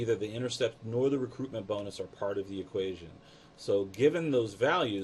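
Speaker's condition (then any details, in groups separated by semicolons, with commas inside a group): No condition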